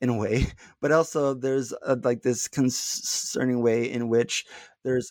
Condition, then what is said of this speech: Stuttering. So anyway, so I hadn't ever thought about my speech, so I stutter even though I'm not stuttering much currently.